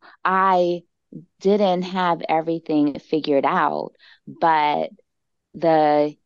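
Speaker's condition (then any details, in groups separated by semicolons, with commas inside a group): Stuttering; discloses stutter at start of conversations; blocks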